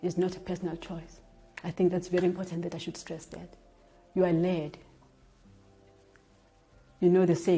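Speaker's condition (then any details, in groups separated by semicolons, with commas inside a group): No condition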